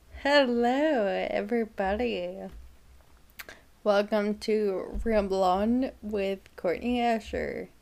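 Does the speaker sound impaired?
Yes: Friedreich's ataxia; wheelchair user.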